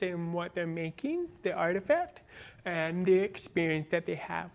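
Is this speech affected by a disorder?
Yes: born deaf, cochlear implant, congenital.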